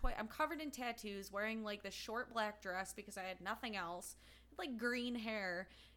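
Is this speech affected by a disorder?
No.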